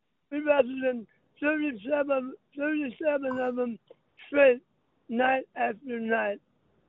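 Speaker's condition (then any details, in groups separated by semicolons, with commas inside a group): Throat cancer; throat cancer survivor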